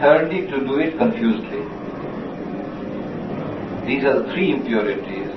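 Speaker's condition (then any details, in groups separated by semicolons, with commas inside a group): No condition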